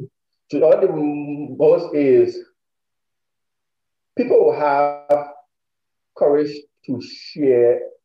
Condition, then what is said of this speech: Stuttering. I care enough so much that I don't care if somebody laugh at me while I stutter.